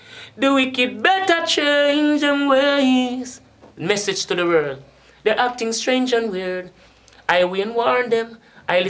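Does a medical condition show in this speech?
No.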